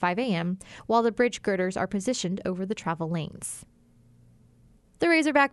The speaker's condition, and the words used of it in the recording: No condition.